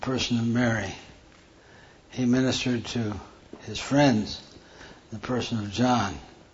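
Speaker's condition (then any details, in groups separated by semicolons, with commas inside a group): Parkinson's; Nebraska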